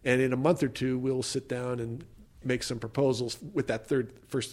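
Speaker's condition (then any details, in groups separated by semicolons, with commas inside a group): No condition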